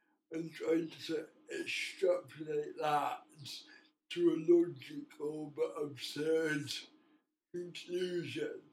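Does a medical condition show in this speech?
Yes: cerebral palsy.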